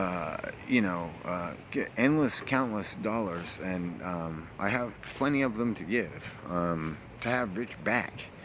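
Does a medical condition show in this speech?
No.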